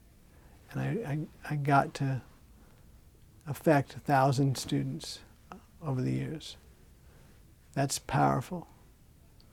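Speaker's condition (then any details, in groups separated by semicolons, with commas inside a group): Parkinson's disease; Jayco's gym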